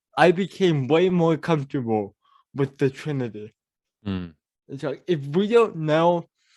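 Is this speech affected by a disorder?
Yes: cerebral palsy; mild speech impediment.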